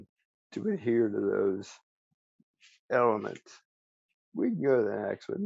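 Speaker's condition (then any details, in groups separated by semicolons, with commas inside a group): ALS; speech still preserved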